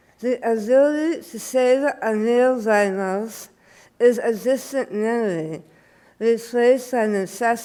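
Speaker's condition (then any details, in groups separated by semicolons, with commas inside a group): Tongue and floor-of-mouth cancer; tracheostomy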